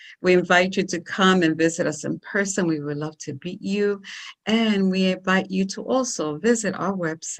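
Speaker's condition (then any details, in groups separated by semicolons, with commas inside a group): No condition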